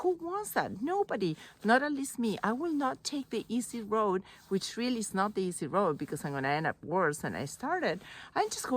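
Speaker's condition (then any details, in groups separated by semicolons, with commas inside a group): No condition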